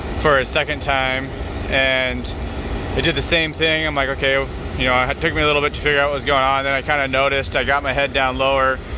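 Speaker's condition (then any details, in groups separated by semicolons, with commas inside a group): No condition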